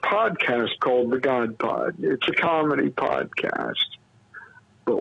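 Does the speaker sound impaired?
Yes: cerebral palsy; newborn chest compressed on inhaling.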